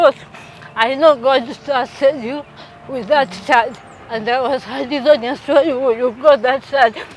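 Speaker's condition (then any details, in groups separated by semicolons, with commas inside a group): Cerebral palsy; from birth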